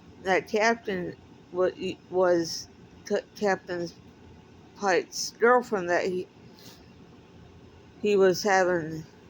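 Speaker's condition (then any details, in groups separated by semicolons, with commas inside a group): Cerebral palsy; speaks differently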